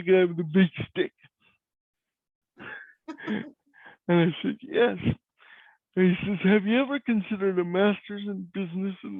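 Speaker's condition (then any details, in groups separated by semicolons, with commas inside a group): Cerebral palsy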